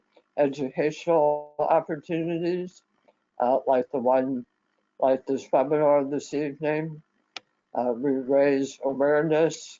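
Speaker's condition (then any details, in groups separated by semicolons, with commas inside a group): Head and neck cancer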